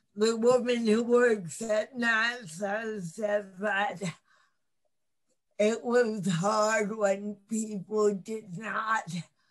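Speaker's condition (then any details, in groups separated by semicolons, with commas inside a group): Cerebral palsy; lifelong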